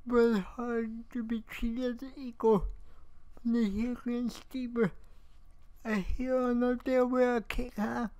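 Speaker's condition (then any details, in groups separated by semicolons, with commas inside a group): Cerebral palsy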